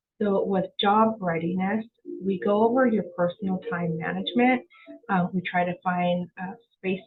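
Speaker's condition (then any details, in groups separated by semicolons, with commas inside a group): No condition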